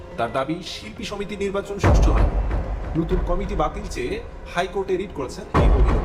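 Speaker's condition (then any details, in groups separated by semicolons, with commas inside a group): No condition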